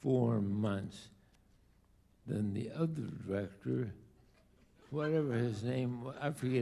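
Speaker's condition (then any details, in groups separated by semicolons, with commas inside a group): ALS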